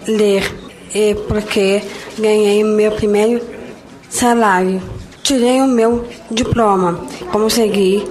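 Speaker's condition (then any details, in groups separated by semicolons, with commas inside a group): Down syndrome; trisomy 21, genetic, present from birth; 22 years old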